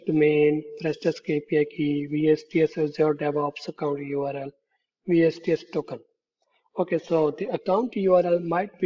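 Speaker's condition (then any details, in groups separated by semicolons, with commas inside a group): No condition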